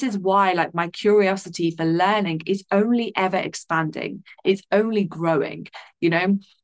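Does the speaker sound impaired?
No.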